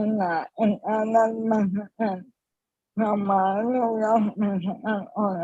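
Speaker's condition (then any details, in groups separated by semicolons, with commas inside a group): ALS; stem cell therapy; speech, swallowing, breathing improved after stem cell therapy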